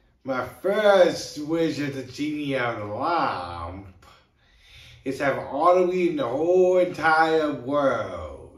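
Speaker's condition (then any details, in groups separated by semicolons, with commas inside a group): Brain injury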